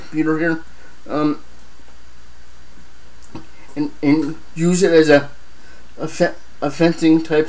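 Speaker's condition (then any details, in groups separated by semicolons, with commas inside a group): Cerebral palsy, spastic diplegia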